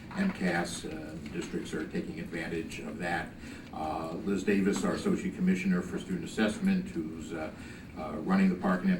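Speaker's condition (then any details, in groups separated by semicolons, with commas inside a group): No condition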